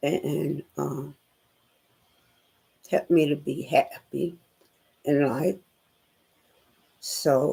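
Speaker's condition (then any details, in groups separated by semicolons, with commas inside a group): Spinal neurosarcoidosis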